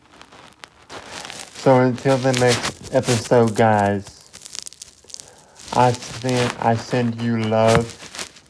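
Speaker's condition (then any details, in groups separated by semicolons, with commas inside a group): Cerebral palsy; wheelchair user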